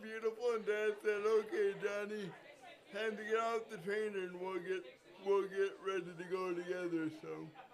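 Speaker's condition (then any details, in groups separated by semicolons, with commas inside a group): Cerebral palsy; severe cerebral palsy, affects walking, lifelong physical therapy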